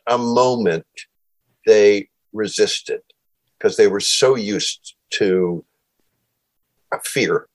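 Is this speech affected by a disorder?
Yes: stuttering; here prolonged sounds, blocks.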